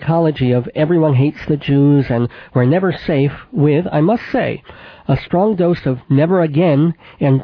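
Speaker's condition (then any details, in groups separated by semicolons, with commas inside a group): Cleft palate with lisp; back of throat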